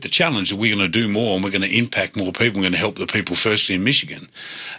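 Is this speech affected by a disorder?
No.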